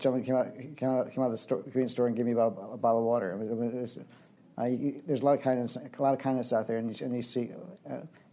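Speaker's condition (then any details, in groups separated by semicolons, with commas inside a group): Young onset Parkinson's disease; diagnosed at 23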